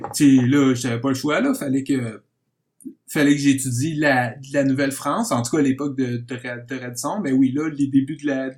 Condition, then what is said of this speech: Stuttering. Parce que je travaille beaucoup sur mon sur mon bégaiement en ce moment là